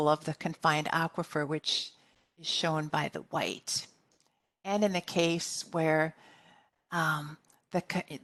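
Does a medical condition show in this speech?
No.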